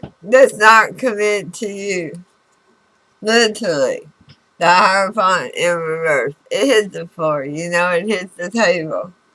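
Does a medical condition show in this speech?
Yes: throat cancer radiation damage.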